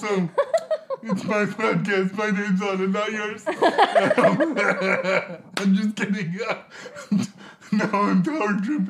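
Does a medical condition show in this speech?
Yes: cerebral palsy; spastic, needs helpers to wipe after toileting, apparently unable to stand.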